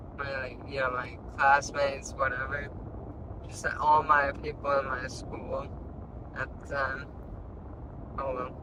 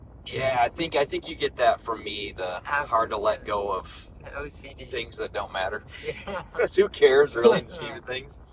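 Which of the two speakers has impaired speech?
The first: traumatic brain injury.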